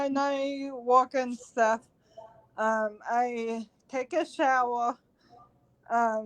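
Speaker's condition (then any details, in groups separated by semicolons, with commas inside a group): Cerebral palsy; since birth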